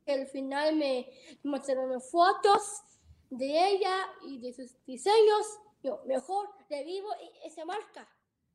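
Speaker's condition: Down syndrome; present from birth, heart surgery

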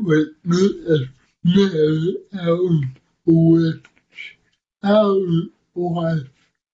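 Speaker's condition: Cerebral palsy; audiences initially unsure they can understand speech

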